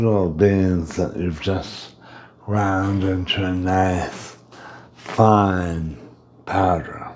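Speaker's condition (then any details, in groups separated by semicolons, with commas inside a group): Brain injury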